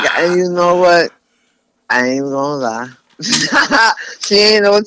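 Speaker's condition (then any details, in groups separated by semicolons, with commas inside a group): Tongue cancer; lisp, earlier sounded less clear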